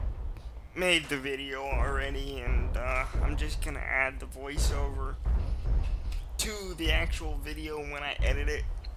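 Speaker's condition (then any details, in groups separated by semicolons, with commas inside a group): Cerebral palsy, mild; speech sometimes affected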